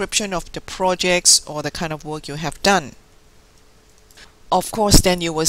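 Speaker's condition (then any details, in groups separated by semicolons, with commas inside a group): No condition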